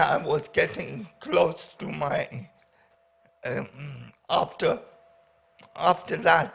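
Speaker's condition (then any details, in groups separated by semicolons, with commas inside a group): Paraplegia with essential tremor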